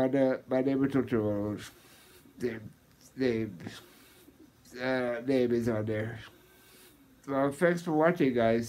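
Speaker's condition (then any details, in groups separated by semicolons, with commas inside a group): Muscular dystrophy, Duchenne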